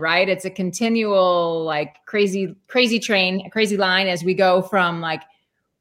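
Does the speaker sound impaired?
No.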